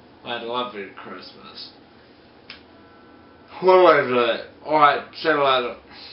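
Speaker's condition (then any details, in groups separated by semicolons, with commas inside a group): Multiple sclerosis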